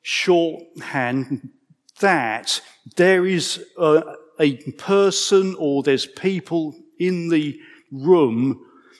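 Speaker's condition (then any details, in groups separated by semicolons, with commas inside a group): Stammer; man aged 55; stammer audible in speech; repeated words, prolonged sounds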